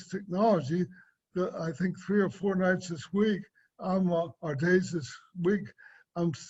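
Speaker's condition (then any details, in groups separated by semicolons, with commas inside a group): Cerebral palsy; affects speech and swallowing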